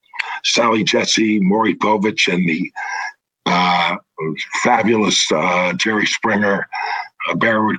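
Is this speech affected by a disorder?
Yes: throat cancer, vocal cords removed; no voice for about five years after vocal cord removal, now partial voice.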